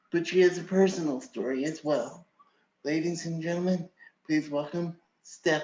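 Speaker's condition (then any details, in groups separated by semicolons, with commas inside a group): Cerebral palsy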